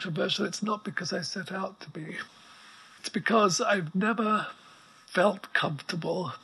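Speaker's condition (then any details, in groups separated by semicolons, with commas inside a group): ALS; progressive neuromuscular illness, effectively quadriplegic, wheelchair within 6 months of diagnosis, writes by dictation; voice very weak, needs amplifier, breathing apparatus audible in background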